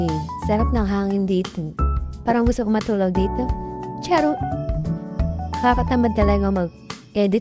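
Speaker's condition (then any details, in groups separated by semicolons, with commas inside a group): No condition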